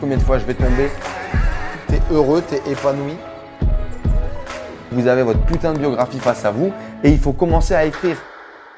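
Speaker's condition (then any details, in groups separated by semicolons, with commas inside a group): No condition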